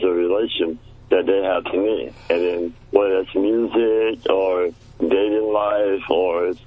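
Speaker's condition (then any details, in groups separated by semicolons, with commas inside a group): Muscular dystrophy; childhood onset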